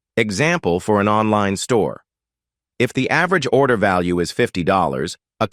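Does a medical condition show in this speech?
No.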